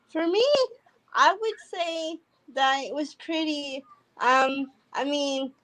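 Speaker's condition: Cerebral palsy; congenital

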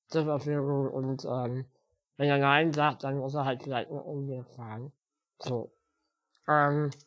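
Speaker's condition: Spinal muscular atrophy; spinal muscular atrophy since birth

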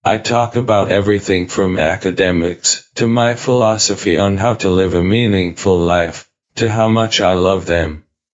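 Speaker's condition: ALS, speech-generating device; eight years since diagnosis, ventilator dependent via tracheostomy

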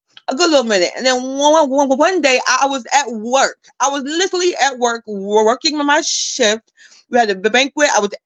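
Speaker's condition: Stuttering; repeated sounds, prolonged sounds

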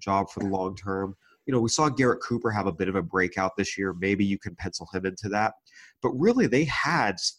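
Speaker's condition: No condition

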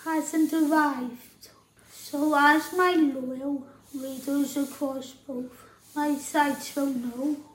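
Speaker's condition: Tracheostomy and ventilator dependent

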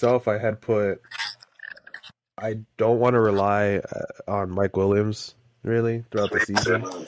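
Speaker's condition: No condition

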